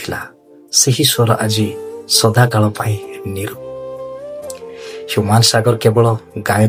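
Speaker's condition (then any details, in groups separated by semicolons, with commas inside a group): No condition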